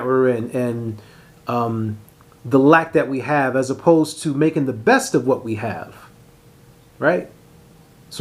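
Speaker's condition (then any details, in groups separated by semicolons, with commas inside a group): No condition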